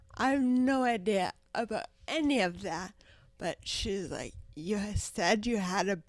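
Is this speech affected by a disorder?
Yes: traumatic brain injury, ataxia; severe injury at 16, affects walking and speech; 10 years since injury, past coma and rehab; speech impediment, talks differently.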